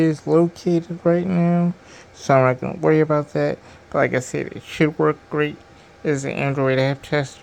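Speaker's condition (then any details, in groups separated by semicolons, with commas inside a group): Cerebral palsy; diplegia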